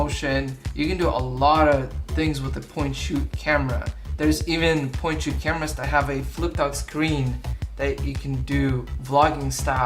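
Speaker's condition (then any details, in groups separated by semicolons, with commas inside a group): No condition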